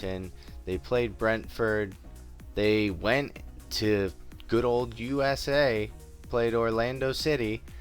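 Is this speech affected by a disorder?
No.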